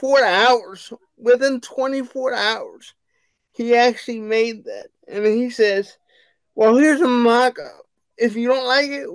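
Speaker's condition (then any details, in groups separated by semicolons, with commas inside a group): Cerebral palsy; wheelchair bound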